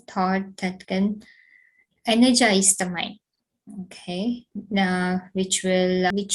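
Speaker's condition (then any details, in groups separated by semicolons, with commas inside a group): No condition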